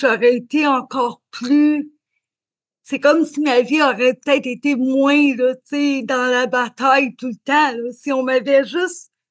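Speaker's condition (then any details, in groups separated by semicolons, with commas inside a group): Cerebral palsy; spastic diplegic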